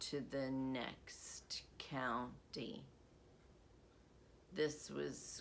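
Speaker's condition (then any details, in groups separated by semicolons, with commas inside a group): Essential tremor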